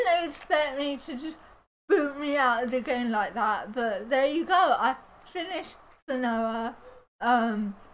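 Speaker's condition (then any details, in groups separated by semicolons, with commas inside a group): Cerebral palsy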